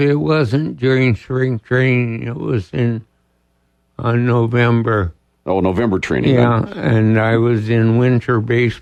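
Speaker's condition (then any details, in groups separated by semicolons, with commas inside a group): ALS; diagnosed about two years ago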